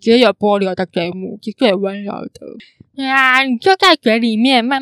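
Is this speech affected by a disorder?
Yes: congenital hearing impairment, congenital cochlear underdevelopment; cannot hear clearly, relies on watching eyes and surroundings to communicate.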